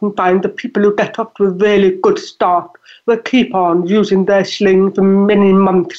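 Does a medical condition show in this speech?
Yes: deafness; relies on lip reading; deafness audible in voice.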